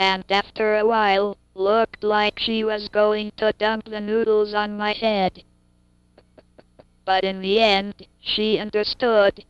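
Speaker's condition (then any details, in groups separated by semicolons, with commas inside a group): Cerebral palsy; likely from viral encephalitis in infancy, cannot move limbs; onset in infancy, uses word boards; cannot speak, communicates via word boards and facial expressions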